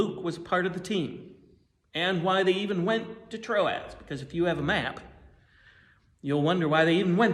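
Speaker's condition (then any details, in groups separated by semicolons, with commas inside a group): No condition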